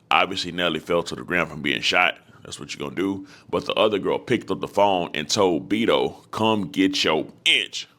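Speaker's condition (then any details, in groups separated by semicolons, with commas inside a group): No condition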